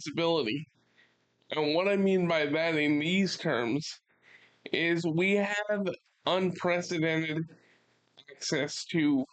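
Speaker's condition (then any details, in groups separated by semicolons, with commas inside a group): Cerebral palsy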